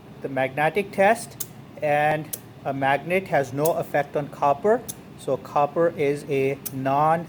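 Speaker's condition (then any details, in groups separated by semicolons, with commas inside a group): No condition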